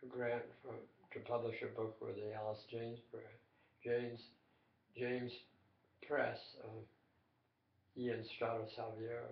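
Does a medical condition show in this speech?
Yes: tongue cancer.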